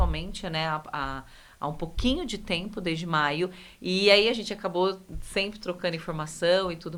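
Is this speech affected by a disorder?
No.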